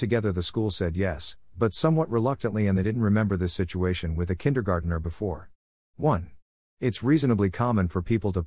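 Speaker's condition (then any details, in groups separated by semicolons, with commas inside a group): No condition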